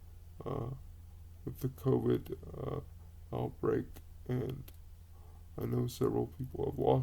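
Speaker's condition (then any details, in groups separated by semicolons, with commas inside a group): Cerebral palsy; quadriplegic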